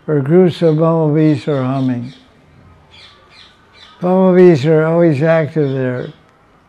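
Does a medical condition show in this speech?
Yes: deafness; self-reported.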